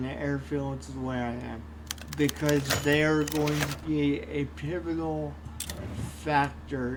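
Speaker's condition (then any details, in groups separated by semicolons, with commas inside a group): Cerebral palsy; only one hand usable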